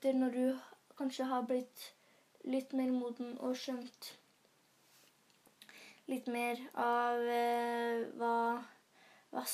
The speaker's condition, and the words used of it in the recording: Stuttering. Og det kan kanskje bli gjemt med et ganske hørbart handikapp.